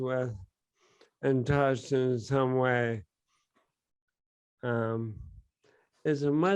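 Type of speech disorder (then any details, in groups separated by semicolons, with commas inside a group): Bulbar dysarthria; bulbar onset ALS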